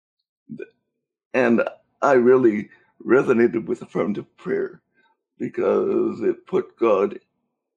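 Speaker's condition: Cerebral palsy; cerebral palsy since birth, affects muscles and nerves, unable to walk

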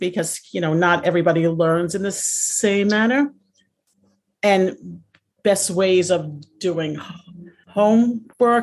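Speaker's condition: Stuttering; prolonged sounds

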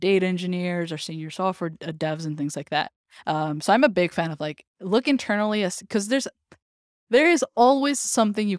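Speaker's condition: No condition

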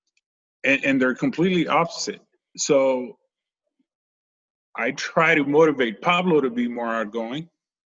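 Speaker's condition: No condition

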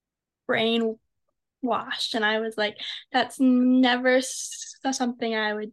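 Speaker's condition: Stuttering; CHOPS stuttering program since about age 9, no family history, private and school speech therapy, Dr. Donaher; high school IEP accommodations for fluency in presentations and participation; fluency affects presentations and class participation; repeated sounds, prolonged sounds

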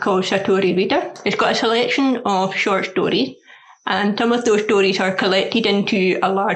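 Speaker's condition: Deafness; learned to speak through speech therapy

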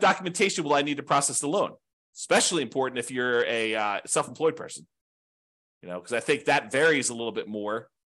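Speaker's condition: No condition

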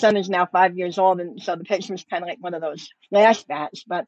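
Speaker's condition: Cleft lip and palate; congenital

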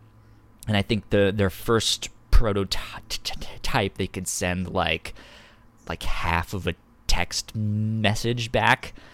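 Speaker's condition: Stuttering; described as speech impediment; stutters when talking, stutter sometimes mistaken for shivering from cold; repeated words, prolonged sounds, blocks

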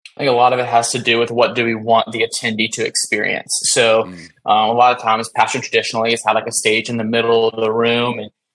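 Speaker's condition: No condition

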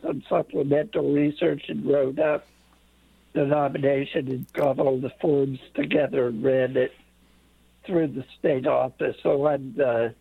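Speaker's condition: Late-onset Pompe disease; over 250 infusions

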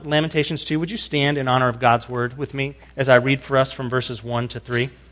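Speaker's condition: No condition

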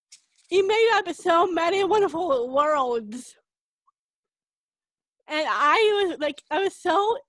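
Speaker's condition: Down syndrome; moyamoya, stroke, surgery by Dr. Smith at Boston Children's Hospital, another stroke; greatly recovered about 5 years after stroke and surgery; could not talk after stroke, speech and swallowing trouble after surgery, now speaking, progressed well

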